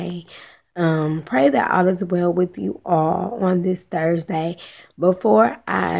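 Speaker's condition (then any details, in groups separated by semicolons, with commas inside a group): Cerebral palsy, spastic; now talking and breathing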